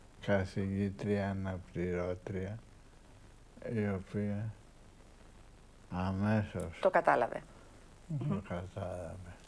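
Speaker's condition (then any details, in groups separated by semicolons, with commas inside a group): Parkinson's disease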